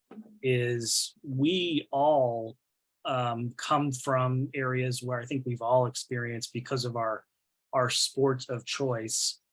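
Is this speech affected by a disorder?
No.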